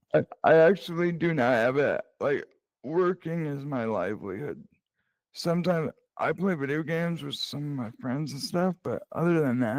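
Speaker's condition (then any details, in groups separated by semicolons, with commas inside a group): Cerebral palsy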